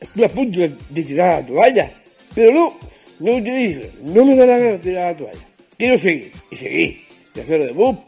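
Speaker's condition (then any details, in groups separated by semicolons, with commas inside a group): Down syndrome; genetic disorder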